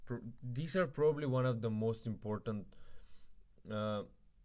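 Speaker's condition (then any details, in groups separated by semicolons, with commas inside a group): No condition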